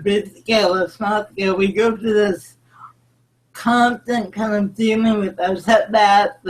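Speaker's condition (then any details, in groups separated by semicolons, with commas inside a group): Cerebral palsy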